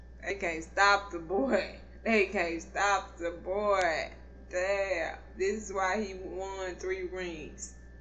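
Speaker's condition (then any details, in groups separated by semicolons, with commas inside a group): Cerebral palsy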